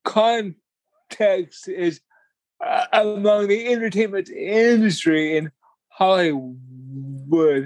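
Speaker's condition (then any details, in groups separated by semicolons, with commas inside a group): Cerebral palsy; cerebral palsy since childhood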